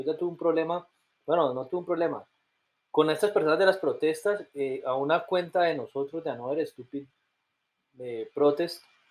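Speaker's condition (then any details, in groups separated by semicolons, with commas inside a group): No condition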